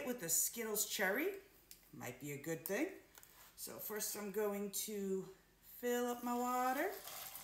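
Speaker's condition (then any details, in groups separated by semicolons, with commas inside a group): No condition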